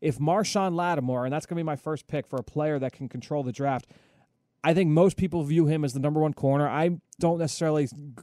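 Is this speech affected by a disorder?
No.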